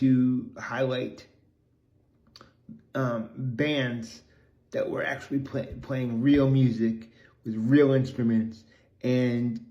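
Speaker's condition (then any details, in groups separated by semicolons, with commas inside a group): Cerebral palsy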